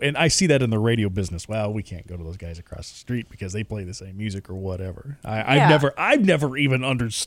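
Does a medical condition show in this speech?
No.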